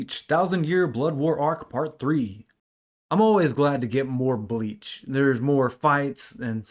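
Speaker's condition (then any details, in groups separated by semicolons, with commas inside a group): No condition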